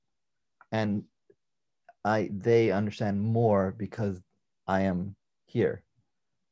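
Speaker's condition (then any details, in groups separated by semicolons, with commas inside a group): Aphasia after stroke; stroke with clotting during surgery at 33, right arm paralysed, first 3-4 months foggy; right arm still not working, walking-ish gait, not quite limping; communicating sometimes challenging, communicates differently, thinks fine but speaking affected, about one year to adjust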